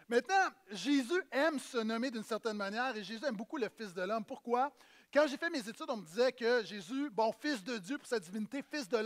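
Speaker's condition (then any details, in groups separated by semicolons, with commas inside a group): No condition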